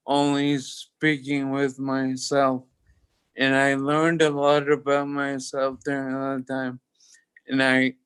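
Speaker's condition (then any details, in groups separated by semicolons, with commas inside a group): Toxic leukoencephalopathy, locked-in syndrome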